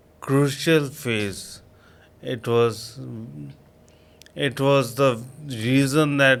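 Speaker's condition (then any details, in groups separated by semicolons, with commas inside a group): Coma after road accident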